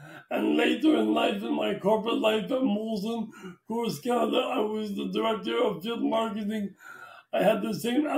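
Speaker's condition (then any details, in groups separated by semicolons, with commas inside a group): Traumatic brain injury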